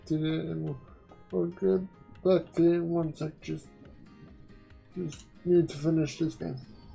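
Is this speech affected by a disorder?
Yes: quadriplegic cerebral palsy; uses one hand.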